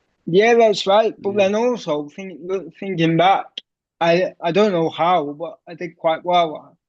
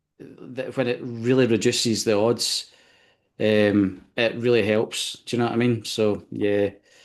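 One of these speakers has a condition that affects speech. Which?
The first: cerebral palsy; wheelchair since age six, childhood surgery; tight painful hip flexors after recent surgery.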